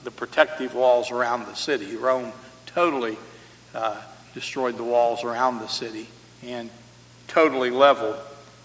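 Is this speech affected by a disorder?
No.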